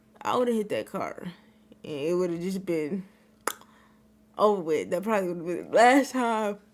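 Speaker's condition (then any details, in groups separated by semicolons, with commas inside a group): Cerebral palsy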